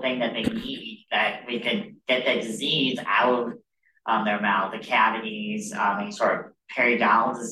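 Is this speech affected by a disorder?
Yes: cleft lip and palate; born with cleft lip and cleft palate, childhood care at Washington University St. Louis children's team.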